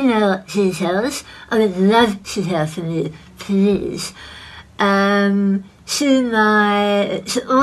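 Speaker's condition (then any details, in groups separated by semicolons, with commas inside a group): Head and neck cancer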